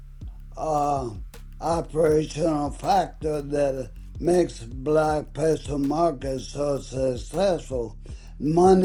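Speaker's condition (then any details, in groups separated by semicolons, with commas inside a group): ALS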